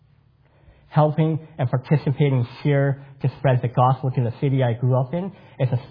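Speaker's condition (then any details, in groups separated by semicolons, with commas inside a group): Cleft palate; congenital cleft palate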